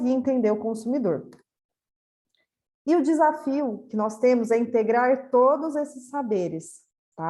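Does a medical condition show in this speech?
No.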